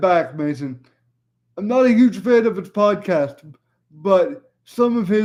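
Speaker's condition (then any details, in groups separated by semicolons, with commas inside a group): Cerebral palsy; voice tone sometimes odd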